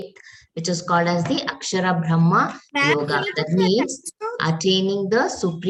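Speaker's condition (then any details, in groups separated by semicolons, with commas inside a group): No condition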